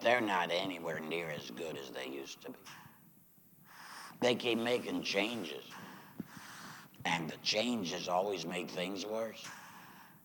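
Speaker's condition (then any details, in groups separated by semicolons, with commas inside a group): Laryngectomy; chemo and radiation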